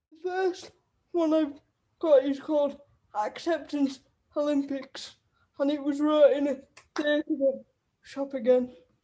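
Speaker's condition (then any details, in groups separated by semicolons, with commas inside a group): Cerebral palsy; wheelchair user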